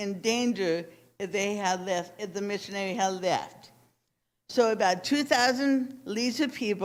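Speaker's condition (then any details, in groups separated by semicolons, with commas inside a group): Cerebral palsy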